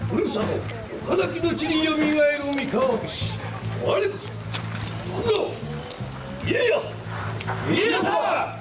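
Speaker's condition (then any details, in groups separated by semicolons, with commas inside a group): No condition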